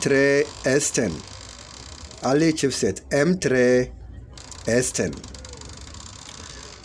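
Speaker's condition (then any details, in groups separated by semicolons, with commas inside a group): No condition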